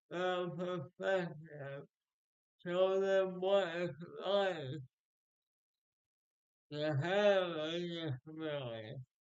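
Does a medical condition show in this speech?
Yes: speech impairment after birth surgery.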